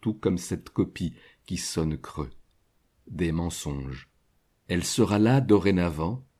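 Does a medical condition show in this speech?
No.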